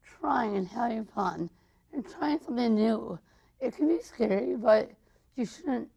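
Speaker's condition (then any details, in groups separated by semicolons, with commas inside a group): Mild cerebral palsy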